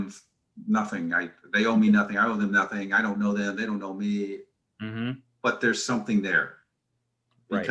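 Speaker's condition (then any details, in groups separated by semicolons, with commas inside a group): No condition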